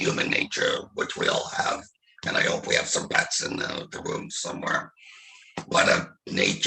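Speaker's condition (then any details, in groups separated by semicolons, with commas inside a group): Laryngectomy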